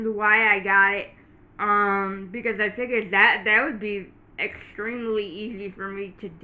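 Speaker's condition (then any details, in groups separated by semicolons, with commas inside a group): Cerebral palsy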